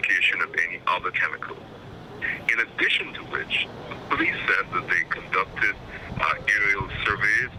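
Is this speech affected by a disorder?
No.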